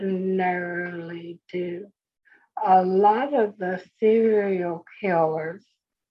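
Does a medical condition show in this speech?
Yes: speech impediment; needs extra time to speak.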